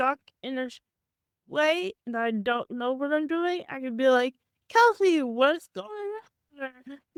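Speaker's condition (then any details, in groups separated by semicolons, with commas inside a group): Cerebral palsy; had speech therapy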